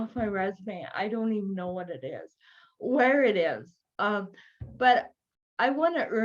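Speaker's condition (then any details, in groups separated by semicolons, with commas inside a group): Cerebral palsy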